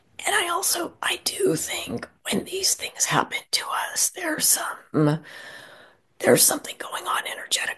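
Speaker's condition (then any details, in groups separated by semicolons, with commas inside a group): Spasmodic dysphonia; voice dried then lost, vowels hard, at worst inaudible, hard to talk and breathe, long whispering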